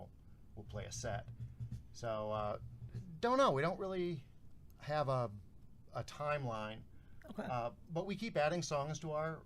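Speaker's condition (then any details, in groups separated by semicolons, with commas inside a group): No condition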